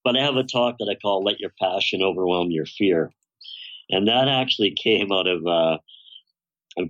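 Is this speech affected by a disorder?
Yes: bilateral cleft lip and palate, severe; congenital bilateral cleft lip and palate, most serious case in British Columbia at birth, facial disfigurement; describes self as facially disfigured and vocally distorted; voice very distorted in childhood, hardly understandable, huge palate cleft, singing helped develop voice.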